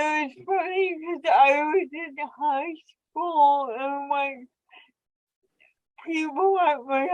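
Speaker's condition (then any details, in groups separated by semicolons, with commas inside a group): Cerebral palsy; much uncontrollable movement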